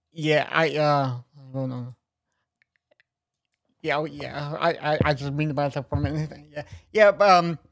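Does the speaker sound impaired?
Yes: cerebral palsy; congenital, doctors told mother he likely could not walk.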